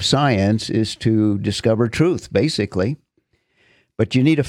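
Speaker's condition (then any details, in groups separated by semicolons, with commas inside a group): No condition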